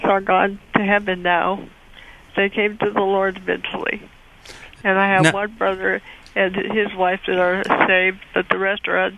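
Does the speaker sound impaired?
Yes: cerebral palsy; onset at six months, caused by new medical student using Farsept, affects body from waist down; totally bedbound, isolated.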